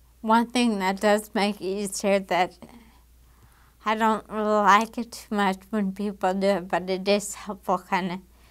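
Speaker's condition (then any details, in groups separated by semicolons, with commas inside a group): Damaged diaphragm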